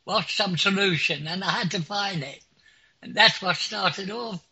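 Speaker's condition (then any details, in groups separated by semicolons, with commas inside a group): Clinically deaf; clinically deaf since school age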